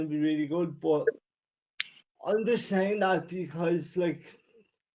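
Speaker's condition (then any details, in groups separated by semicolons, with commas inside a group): Cerebral palsy; wheelchair user since childhood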